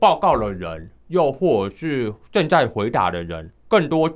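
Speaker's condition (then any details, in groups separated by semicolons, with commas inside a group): Hearing impairment, high-frequency hearing loss, mild; underwent speech rehabilitation therapy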